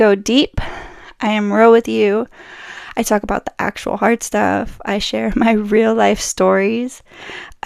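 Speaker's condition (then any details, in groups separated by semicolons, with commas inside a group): No condition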